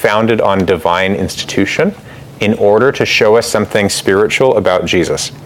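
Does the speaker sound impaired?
No.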